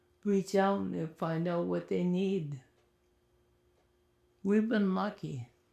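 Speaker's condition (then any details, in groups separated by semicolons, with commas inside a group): ALS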